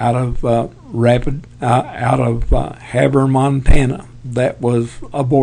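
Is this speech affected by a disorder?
Yes: Parkinson's; tremors as early symptom.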